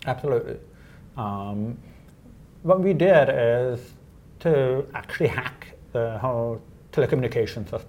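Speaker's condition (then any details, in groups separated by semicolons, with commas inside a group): Deafness; unable to make phone calls unaided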